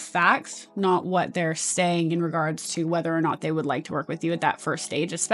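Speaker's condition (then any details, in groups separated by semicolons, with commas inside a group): No condition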